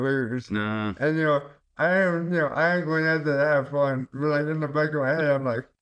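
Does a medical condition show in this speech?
Yes: cerebral palsy; caused by stroke at birth.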